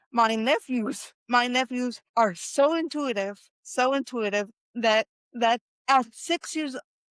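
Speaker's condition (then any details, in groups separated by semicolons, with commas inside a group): Quadriplegic cerebral palsy; cadence differences, shifts in tone and speech strength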